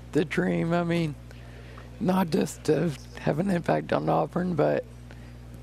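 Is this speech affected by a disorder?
Yes: Friedreich's ataxia; rare neuromuscular disease, loss of balance and coordination, walking difficult, uses walker; a few years since onset.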